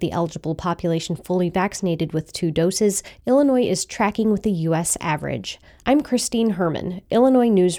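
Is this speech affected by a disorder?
No.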